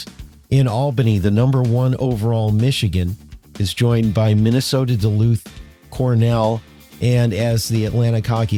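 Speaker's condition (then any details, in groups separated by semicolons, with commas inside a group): No condition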